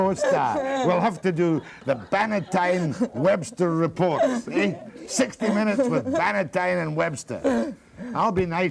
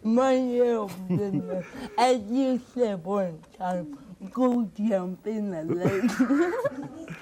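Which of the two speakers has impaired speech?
The second: cerebral palsy; walking and hand control improved over past year; speech improved over past year.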